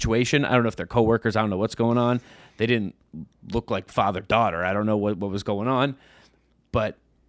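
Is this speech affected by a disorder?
No.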